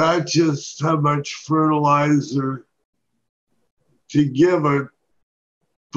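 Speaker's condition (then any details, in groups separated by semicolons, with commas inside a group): Parkinson's disease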